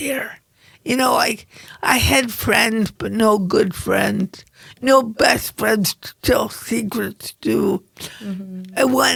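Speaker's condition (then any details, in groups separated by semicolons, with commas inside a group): Cerebral palsy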